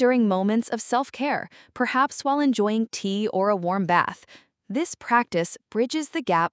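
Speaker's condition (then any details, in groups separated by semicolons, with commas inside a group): No condition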